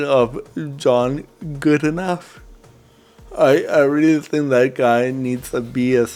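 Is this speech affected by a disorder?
Yes: cerebral palsy.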